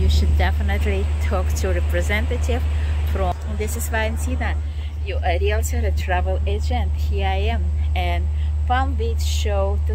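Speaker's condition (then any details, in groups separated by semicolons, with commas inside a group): No condition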